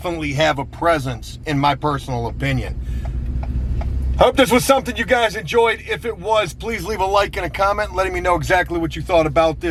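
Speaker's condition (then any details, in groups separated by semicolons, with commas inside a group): No condition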